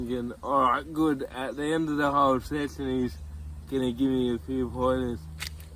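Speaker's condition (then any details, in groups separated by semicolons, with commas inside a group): Cerebral palsy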